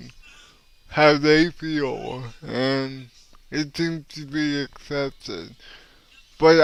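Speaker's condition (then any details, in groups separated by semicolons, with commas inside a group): Cerebral palsy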